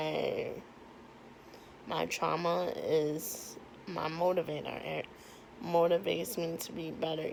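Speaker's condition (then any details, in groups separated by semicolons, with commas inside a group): Cerebral palsy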